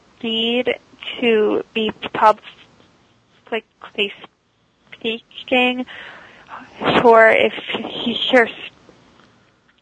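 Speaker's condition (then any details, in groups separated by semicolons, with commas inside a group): Stuttering; very severe third grade, worse high school, speakeasy from Dr. John Haskell, speech therapy helped core; moderate, occasional speakeasy in-ear delayed auditory feedback device, not worn on show; device cuts stuttering about 95%, still stutters at sentence onset, worse around unfamiliar people, sometimes avoids talking; repeated sounds, prolonged sounds, blocks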